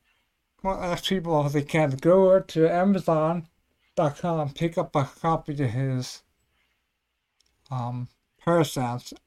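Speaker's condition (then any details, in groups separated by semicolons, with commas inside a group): Cerebellar ataxia; slurs a bit, voice affected a little, may need to repeat himself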